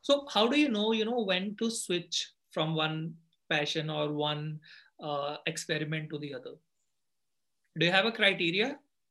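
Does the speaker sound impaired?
No.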